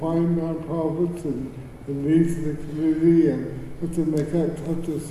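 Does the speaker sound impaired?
Yes: cerebral palsy; speech.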